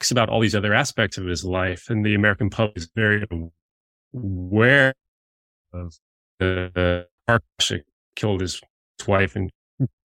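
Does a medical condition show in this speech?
Yes: stutter; still stutters as adult; stutters visibly and audibly; here blocks.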